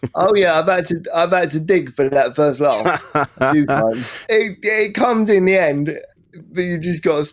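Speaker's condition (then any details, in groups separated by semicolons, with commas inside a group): Cerebral palsy; no real speech impediment except when drunk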